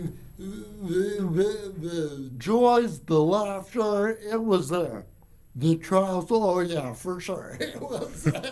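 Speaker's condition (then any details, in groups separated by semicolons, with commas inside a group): Cerebral palsy; from birth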